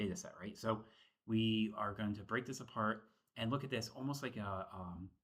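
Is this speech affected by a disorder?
No.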